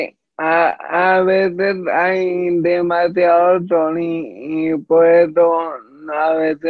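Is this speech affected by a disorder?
Yes: cerebral palsy; hypoxia after respiratory failure in infancy, wheelchair user.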